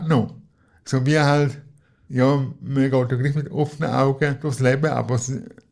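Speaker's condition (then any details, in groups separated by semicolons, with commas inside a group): Cerebral palsy; needs daily help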